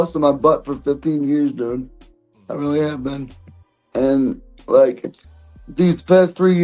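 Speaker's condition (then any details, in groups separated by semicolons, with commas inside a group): Cerebral palsy; present from birth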